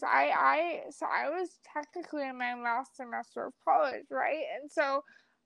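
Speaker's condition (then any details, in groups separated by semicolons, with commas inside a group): Cerebral palsy; lifelong, wheelchair user, able to stand only with someone supporting weight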